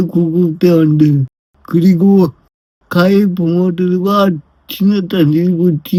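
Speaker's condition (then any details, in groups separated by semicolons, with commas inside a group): Brain lesion disability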